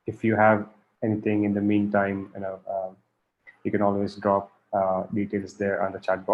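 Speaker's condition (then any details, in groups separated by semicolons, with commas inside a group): No condition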